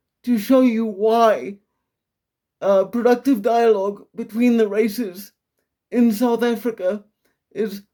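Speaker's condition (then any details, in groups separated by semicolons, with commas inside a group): Quadriplegic cerebral palsy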